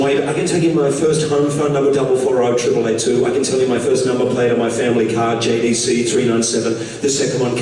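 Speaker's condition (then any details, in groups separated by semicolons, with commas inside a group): No condition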